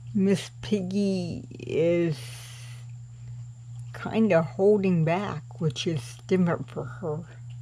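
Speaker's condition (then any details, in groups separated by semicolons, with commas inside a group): Cerebral palsy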